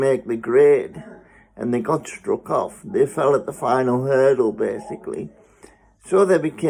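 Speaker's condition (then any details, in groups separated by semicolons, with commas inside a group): Spastic cerebral palsy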